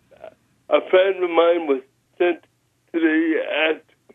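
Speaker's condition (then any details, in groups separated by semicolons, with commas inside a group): Spastic cerebral palsy; lifelong wheelchair use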